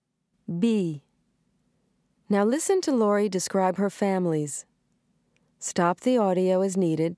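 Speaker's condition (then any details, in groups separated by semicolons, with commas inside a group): No condition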